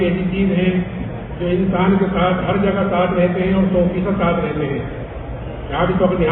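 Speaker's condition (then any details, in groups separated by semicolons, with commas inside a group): No condition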